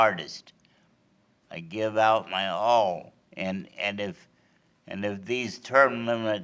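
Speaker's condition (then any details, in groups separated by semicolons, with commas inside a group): Cerebral palsy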